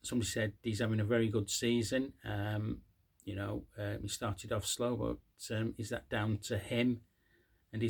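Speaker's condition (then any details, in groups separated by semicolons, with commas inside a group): No condition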